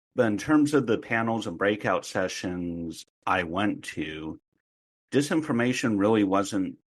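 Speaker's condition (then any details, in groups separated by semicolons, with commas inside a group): No condition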